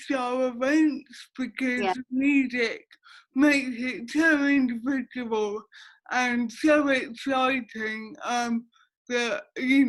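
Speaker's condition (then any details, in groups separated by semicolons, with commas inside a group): Cerebral palsy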